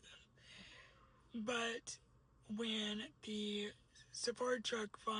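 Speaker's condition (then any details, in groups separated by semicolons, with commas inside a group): Cerebral palsy; uses a wheelchair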